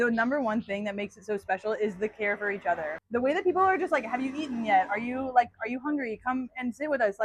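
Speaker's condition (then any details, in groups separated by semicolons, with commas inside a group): No condition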